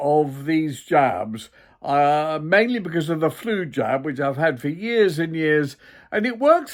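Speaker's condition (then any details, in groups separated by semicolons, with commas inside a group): No condition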